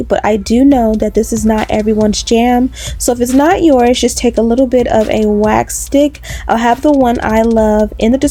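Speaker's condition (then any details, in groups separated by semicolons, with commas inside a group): No condition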